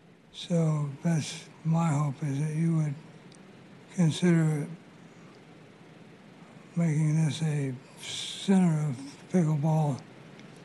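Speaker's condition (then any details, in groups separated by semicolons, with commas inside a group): Parkinson's disease; about 20 years since onset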